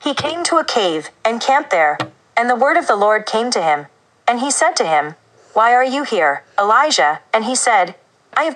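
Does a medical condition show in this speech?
No.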